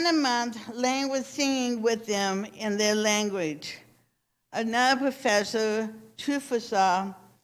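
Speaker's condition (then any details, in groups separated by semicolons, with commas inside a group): Cerebral palsy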